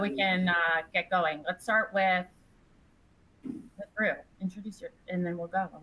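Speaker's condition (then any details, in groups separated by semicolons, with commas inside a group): No condition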